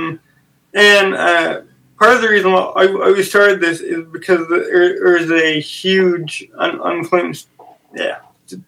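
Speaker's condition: Severe stutter; developmental disability, walked at 27 months, stutter in three family generations, past intense speech therapy; age 21, public speaker, Special Olympics global messenger, long distance runner; still speaks publicly; repeated sounds, prolonged sounds, blocks

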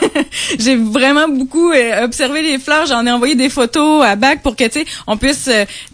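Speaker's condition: No condition

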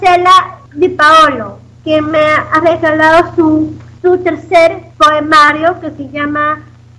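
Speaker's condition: Down syndrome; self-described good language

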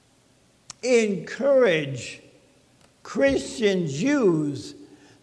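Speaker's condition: ALS; talking funny

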